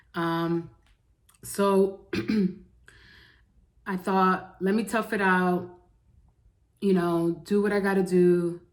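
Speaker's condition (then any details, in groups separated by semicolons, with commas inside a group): No condition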